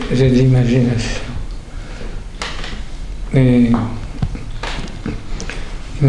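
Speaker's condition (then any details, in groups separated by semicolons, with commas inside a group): Parkinson's disease; hand instability, disrupted sequential and automatic actions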